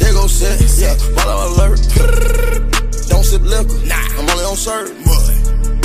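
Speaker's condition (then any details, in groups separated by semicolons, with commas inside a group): No condition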